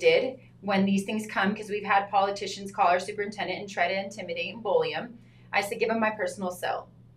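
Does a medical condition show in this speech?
No.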